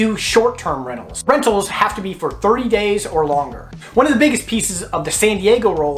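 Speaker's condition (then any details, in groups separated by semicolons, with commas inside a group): No condition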